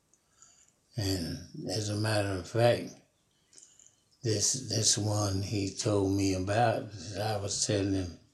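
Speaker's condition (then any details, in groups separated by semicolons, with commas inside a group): Parkinson's disease; fallen 19 times in yard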